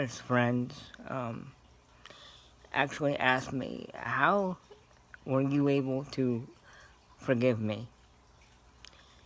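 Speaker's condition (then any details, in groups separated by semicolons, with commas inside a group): Cerebral palsy; scoliosis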